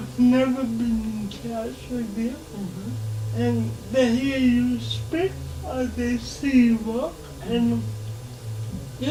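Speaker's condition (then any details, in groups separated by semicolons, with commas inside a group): Cerebral palsy; able to speak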